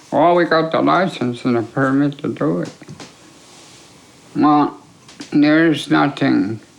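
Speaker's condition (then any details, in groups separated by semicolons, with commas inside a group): ALS; attributed to mercury poisoning; affects swallowing and speech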